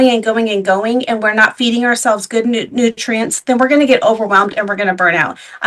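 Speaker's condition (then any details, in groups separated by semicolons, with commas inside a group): No condition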